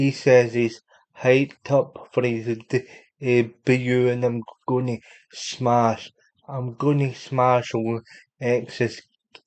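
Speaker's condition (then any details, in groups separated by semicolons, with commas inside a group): Cerebral palsy; unable to walk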